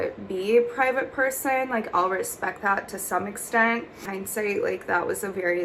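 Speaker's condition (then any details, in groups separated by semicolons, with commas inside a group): No condition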